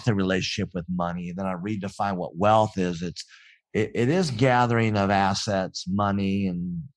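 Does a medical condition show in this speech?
Yes: cleft palate; congenital cleft palate.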